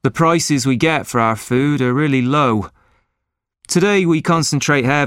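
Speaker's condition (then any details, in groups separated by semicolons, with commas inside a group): No condition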